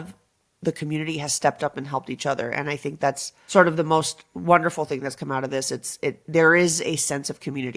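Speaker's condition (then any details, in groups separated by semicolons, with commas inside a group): No condition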